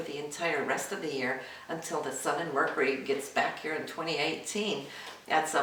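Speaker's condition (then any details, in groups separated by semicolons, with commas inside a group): No condition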